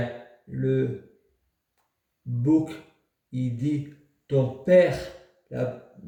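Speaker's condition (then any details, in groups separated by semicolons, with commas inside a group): Multiple sclerosis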